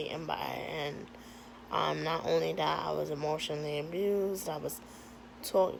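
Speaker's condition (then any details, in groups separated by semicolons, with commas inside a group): Cerebral palsy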